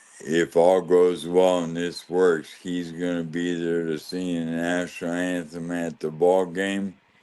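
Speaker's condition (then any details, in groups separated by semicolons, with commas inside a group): ALS; losing ability to talk and swallow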